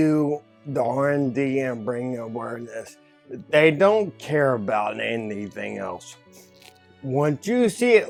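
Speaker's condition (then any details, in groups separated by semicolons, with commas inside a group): Ataxia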